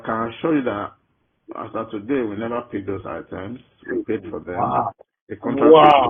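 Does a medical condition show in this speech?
No.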